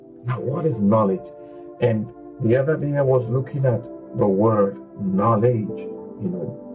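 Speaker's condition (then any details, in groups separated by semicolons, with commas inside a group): No condition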